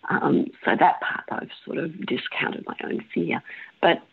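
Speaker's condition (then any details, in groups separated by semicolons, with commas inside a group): Spasmodic dysphonia; about 16 years since onset, persistent with treatment, uses strategies to short-circuit spasms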